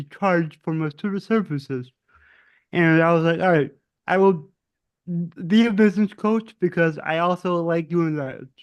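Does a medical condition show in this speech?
Yes: cerebral palsy.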